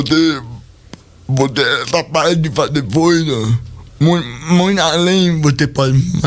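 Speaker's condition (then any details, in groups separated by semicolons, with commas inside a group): Cerebral palsy; speech not normal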